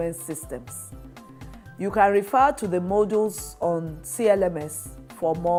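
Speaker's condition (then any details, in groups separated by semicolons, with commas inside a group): No condition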